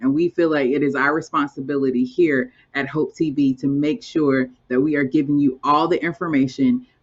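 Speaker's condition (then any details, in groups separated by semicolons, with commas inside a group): No condition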